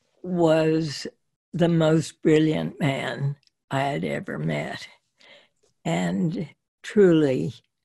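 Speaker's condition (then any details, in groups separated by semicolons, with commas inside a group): Spasmodic dysphonia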